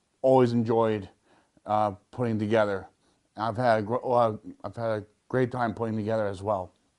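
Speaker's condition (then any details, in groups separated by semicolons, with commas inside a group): No condition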